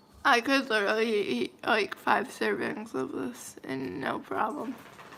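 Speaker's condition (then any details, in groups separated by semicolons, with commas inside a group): Cerebral palsy, mild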